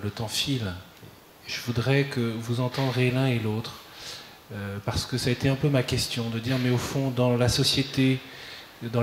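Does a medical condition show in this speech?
No.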